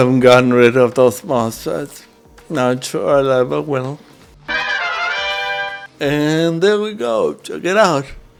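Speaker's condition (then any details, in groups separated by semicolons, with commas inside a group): Cerebral palsy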